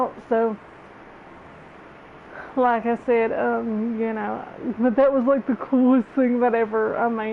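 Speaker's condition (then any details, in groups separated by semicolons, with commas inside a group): Cerebral palsy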